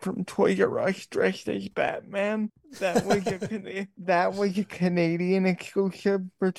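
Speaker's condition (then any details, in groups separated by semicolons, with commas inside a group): Spastic quadriplegic cerebral palsy; born three months premature, all four limbs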